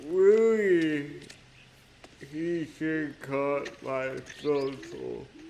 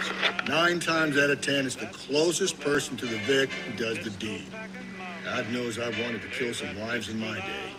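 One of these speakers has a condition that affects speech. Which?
The first: cerebral palsy; speech impairment.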